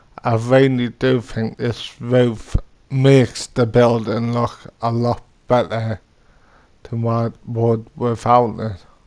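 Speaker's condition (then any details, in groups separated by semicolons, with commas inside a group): Cerebral ataxia; from birth, wheelchair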